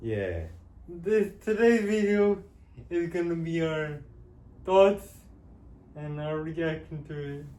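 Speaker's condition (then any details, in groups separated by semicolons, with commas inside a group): Cerebral palsy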